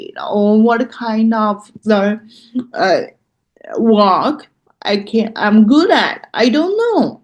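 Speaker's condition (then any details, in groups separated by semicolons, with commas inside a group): Cerebral palsy; loss of muscle control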